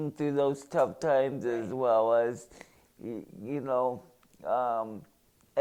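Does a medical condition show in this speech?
Yes: cerebral palsy.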